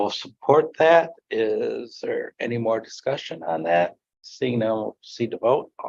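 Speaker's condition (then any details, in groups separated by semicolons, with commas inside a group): No condition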